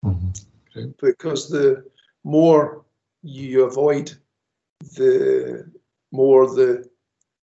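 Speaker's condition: Stammer; restrictive through life until Maguire speech recovery program about 21 years ago; since Maguire program able to give public, after-dinner, wedding and funeral speeches; says currently pretty sloppy, not best example of Maguire program; repeated sounds, blocks

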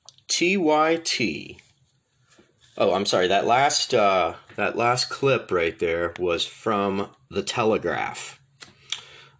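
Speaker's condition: No condition

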